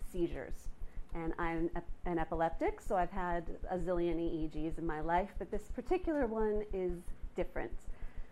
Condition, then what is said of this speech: None; typical speech.